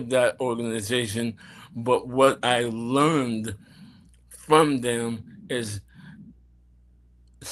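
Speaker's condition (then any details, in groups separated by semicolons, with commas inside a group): ALS; throat muscles affected, speech slowed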